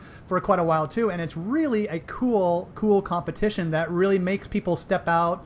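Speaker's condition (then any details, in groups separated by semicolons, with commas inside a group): No condition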